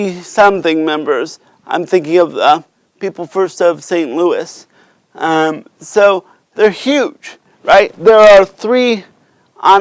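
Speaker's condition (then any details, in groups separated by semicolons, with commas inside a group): Cerebral palsy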